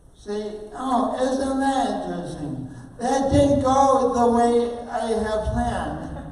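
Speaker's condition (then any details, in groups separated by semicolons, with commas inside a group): Oxygen-related condition, speech impairment; speech impairment, voice sounds different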